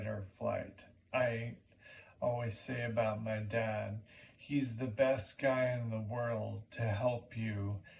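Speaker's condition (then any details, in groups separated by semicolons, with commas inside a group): Primary lateral sclerosis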